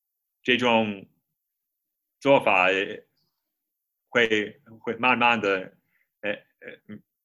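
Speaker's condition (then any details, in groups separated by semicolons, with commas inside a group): Stuttering; childhood stutter, fluency shaping in primary and middle school, stopped in high school, later avoidance reduction therapy; aims to stutter openly with forward-moving speech, no hard blocks or techniques to hide stutter; repeated sounds, prolonged sounds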